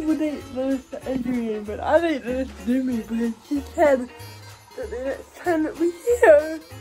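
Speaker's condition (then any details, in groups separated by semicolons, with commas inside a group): Cerebral palsy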